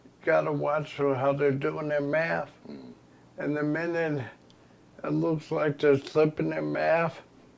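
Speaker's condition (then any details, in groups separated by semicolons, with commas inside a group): ALS; progressive terminal illness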